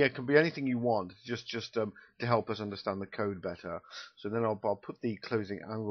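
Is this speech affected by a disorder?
No.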